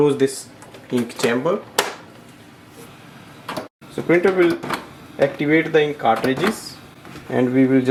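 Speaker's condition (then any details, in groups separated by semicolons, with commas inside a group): No condition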